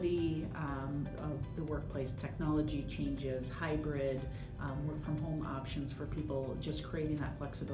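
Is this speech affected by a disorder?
No.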